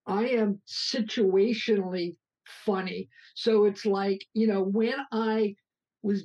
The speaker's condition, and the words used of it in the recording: Aphasia. And the intonation of the voice going up and down and up and down, eventually, after about a year, it was all monotone.